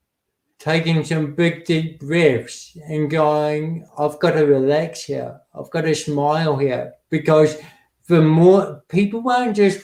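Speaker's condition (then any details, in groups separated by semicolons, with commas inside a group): Cerebral palsy; affects speech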